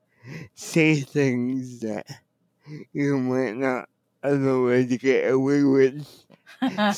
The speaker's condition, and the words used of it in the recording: Cerebral palsy. And the focus was on my cerebral palsy speech that they were worried no one would understand me.